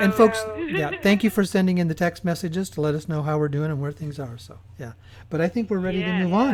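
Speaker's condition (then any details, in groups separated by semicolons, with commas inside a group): No condition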